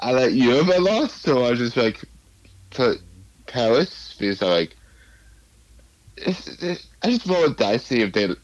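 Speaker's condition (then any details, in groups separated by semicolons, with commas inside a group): Cerebral palsy; cerebral palsy from birth, lifelong, affects speech and physical abilities; hard for others to understand at first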